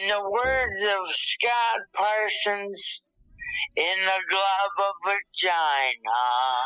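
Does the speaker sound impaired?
Yes: dysarthria after stroke; hemorrhagic stroke in left thalamus, right-sided paralysis, wheelchair, hospitalized over a month, blood reabsorption takes 1-2 years; recovering with much therapy, walked 58 feet with hemi walker, right hand makes fist, stiffness, tone problems; dysarthria from stroke, speech affected, no aphasia, cognition intact.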